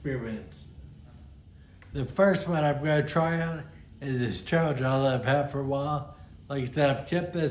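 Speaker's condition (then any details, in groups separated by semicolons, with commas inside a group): Friedreich's ataxia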